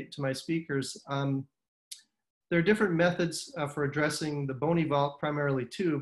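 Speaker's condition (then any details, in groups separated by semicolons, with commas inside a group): No condition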